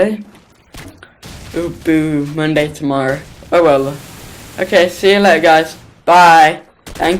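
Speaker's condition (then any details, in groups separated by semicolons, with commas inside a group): Cerebral palsy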